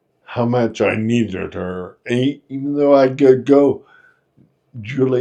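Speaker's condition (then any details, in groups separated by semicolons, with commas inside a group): Friedreich's ataxia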